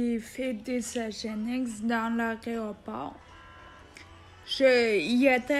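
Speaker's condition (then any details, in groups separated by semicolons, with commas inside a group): Ataxia; degenerative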